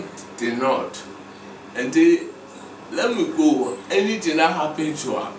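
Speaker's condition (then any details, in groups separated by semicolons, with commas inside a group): Cerebral palsy; speech brain area underdeveloped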